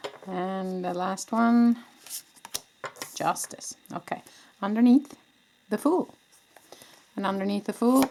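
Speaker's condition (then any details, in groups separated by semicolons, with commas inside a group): No condition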